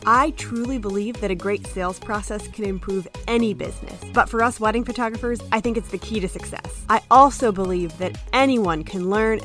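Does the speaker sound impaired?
No.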